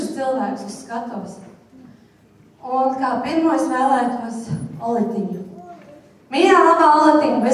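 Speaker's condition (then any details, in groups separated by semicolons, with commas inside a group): No condition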